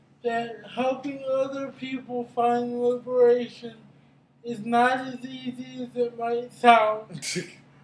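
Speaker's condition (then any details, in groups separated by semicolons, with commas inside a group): Cerebral palsy; brain injury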